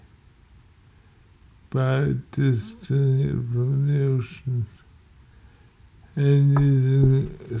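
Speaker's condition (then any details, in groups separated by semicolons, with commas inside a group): Multiple sclerosis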